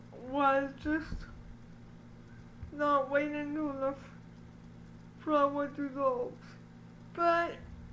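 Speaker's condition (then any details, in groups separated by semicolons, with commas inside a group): Cerebral palsy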